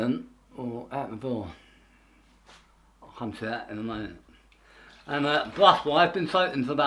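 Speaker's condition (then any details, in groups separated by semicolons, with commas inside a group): Tongue cancer; half tongue removed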